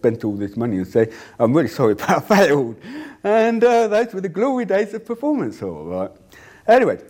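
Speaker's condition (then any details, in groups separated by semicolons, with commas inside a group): Deafness; cannot hear own voice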